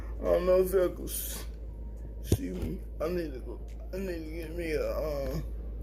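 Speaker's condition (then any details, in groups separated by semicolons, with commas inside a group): Cerebral palsy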